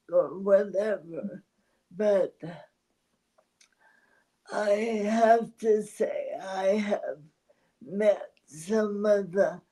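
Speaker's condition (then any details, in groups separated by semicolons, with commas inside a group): ALS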